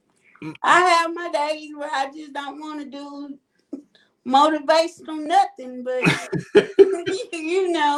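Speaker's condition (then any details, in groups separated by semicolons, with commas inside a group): Cerebral palsy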